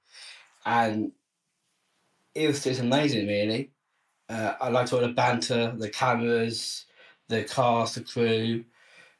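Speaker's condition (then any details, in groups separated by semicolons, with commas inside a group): Down syndrome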